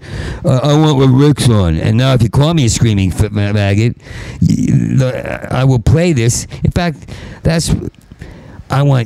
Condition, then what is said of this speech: Stuttering. And there is no lab coat, and I'm angry, and I'm saying stuttering.